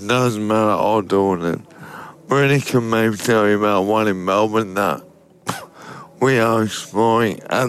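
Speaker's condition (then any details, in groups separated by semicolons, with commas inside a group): Motor neurone disease; sporadic motor neurone disease, deteriorating quickly; treated in Spain, exploring Melbourne TPS neuromodulation, nanocrystallized gold from Salt Lake US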